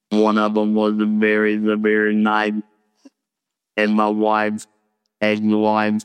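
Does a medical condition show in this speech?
Yes: laryngectomy, total laryngectomy with electrolarynx; voice box removed for laryngeal cancer from smoking cigarettes, electric wand held to throat; robotic electric wand voice, hard to understand at first, talking effortful, wand not hard to learn.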